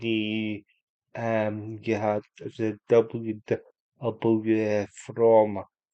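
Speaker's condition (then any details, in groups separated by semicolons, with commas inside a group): Cerebral palsy; unable to walk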